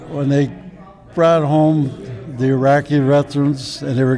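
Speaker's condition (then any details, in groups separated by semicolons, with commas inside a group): No condition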